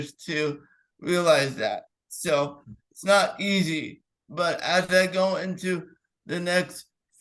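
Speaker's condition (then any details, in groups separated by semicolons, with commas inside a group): Cerebral palsy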